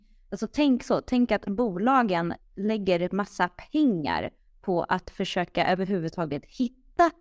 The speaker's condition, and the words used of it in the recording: None; typical speech.